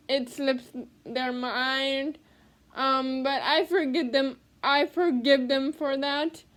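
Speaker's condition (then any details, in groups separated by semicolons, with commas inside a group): Cerebral palsy; speech therapy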